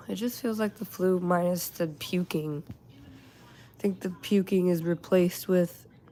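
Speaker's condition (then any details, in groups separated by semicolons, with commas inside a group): No condition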